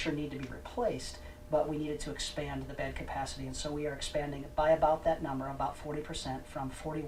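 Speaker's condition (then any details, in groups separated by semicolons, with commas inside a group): No condition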